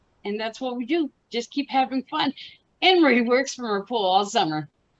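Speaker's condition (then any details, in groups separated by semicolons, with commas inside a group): No condition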